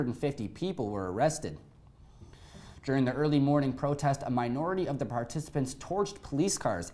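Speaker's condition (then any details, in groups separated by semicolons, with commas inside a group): No condition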